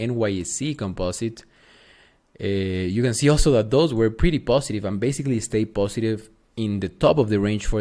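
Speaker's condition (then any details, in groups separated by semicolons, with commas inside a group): No condition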